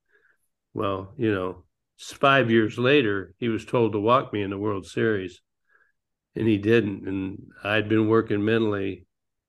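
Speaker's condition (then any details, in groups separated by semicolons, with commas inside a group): Parkinson's disease; pickleball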